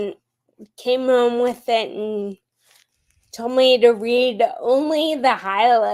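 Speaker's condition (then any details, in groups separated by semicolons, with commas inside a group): Friedreich's ataxia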